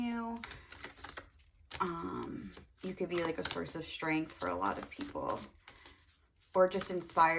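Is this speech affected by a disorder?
No.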